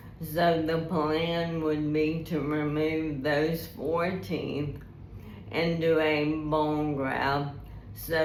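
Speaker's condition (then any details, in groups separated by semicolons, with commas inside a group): ALS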